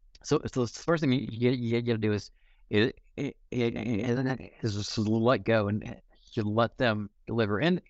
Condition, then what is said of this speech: Stuttering. And yes, I do stutter. So your audio is not buffering.